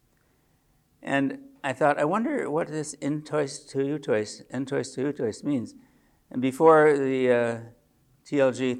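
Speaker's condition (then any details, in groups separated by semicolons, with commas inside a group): Parkinson's disease; age 74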